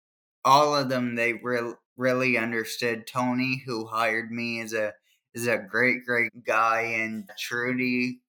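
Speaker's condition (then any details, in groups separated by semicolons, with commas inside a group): Cerebral palsy; trouble remembering multiple tasks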